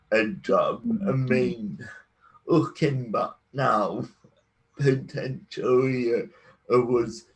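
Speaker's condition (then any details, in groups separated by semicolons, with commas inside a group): Cerebral palsy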